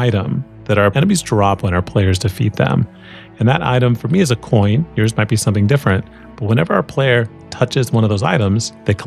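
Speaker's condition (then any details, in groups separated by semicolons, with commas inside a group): No condition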